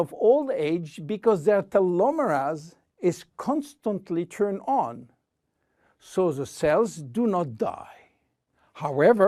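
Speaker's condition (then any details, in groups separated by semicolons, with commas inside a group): No condition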